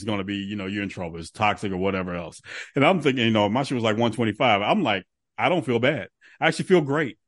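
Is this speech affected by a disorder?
No.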